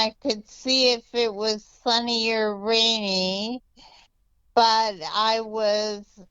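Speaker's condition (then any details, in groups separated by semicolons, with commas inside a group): Multiple sclerosis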